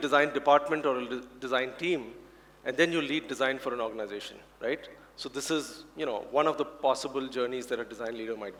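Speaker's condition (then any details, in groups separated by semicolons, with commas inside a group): No condition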